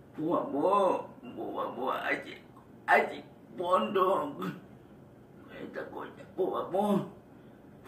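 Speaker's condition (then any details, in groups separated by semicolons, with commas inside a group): Cerebral palsy; from birth, wheelchair user; speech affected by condition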